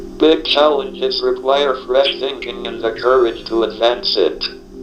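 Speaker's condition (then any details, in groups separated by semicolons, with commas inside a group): ALS, speech-generating device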